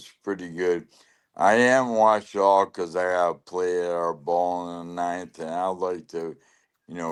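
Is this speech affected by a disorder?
Yes: lou Gehrig's disease (ALS).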